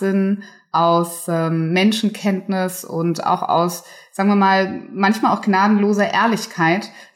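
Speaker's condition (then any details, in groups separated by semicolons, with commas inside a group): No condition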